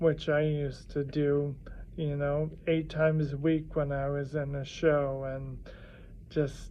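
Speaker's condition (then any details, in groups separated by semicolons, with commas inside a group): Primary lateral sclerosis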